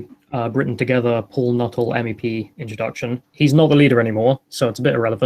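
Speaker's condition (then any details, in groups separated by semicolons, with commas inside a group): No condition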